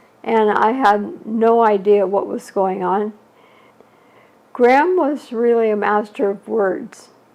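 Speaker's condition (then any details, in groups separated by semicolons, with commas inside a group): ALS; shortly after diagnosis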